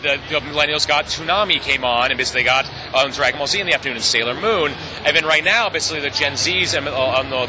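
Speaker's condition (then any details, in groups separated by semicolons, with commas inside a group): No condition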